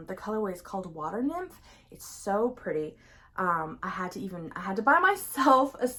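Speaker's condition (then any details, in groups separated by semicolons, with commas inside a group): No condition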